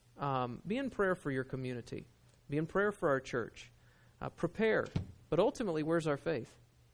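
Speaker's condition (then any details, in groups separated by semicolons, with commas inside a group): No condition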